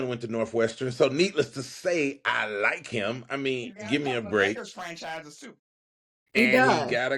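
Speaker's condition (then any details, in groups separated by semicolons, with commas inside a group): No condition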